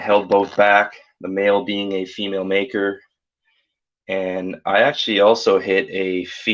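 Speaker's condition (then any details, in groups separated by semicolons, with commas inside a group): No condition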